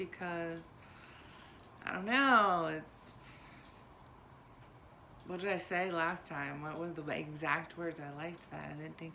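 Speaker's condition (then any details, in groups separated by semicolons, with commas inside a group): No condition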